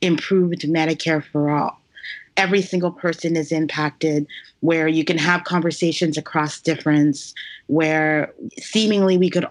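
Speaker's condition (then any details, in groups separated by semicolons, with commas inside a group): No condition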